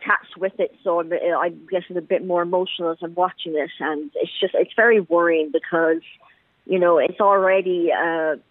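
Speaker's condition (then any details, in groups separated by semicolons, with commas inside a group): Cleft palate; congenital cleft palate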